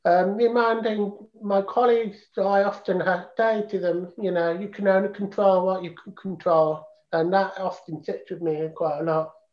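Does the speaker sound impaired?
Yes: profound deafness; congenital, diagnosed at 2.5 years, no language before diagnosis, cochlear implant about 9 years ago; hears speech sounds better with implant, combines lip reading and listening, needs video, not phone; learned to speak via speech trainer, mimicking mother's sounds, hours daily, uses sign language socially.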